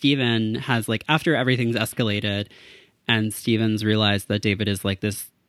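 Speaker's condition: No condition

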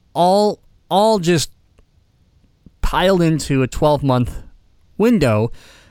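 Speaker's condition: Cleft palate; congenital cleft palate

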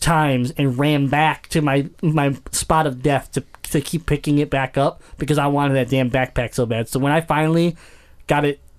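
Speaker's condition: Cleft palate; congenital cleft palate

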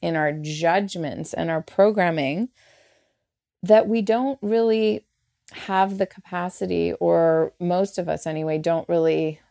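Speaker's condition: No condition

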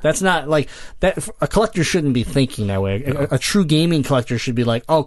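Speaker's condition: Cleft palate; congenital

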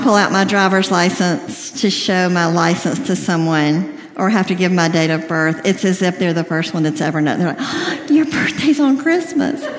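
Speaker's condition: Cleft lip and palate, severe

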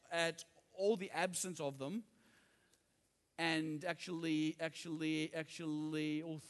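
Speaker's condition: Stuttering; lifelong stutter; expects opening of talk to be hardly articulate, eases in; no stutter when singing or praying with others, unsure about speaking in tongues; repeated words

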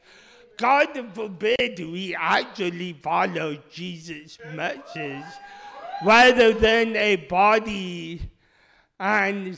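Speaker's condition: Speech impediment; initially misdiagnosed

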